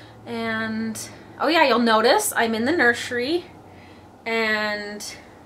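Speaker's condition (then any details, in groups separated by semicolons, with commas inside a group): No condition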